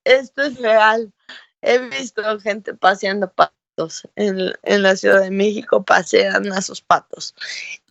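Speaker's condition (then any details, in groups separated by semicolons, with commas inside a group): Cerebral palsy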